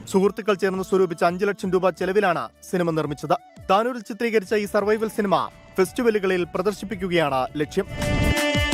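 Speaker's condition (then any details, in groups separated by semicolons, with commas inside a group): No condition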